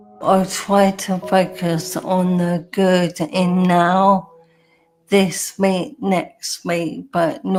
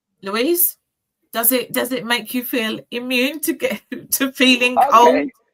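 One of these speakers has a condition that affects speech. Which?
The first: motor neuron disease; bulbar onset, mouth, speech and swallowing, feeding tube; doing quite well; earlier slight slur, now much slower but understandable.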